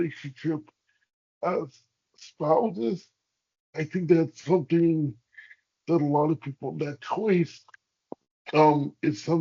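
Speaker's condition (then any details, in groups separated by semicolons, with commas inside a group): Cerebral palsy; hamstring releases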